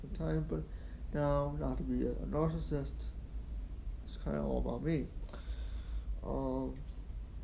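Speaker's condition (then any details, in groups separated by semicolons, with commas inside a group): Quadriplegic cerebral palsy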